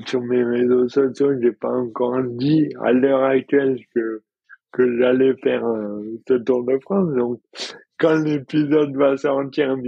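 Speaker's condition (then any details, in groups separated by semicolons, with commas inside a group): Dystonia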